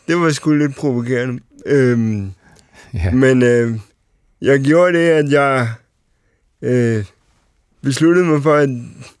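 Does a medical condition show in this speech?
Yes: cerebral palsy; uses wheelchair, six wheels.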